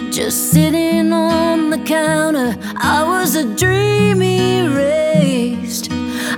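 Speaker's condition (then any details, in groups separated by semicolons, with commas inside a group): No condition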